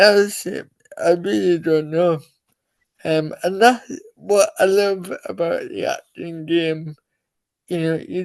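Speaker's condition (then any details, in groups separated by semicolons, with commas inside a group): Cerebral palsy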